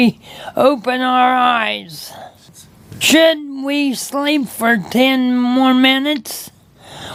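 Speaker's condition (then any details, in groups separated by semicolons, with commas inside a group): Cerebral palsy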